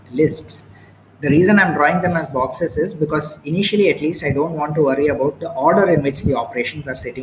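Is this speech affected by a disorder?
No.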